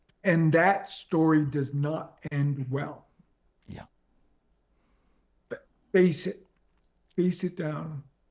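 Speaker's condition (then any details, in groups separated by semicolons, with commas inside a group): ALS; progressive, onset leg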